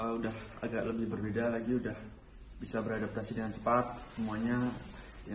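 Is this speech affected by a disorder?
No.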